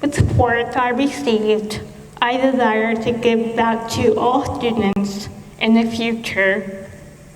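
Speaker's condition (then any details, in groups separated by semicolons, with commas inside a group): Cerebral palsy; apraxia, works on loudness, speed, repetition, speech sounds different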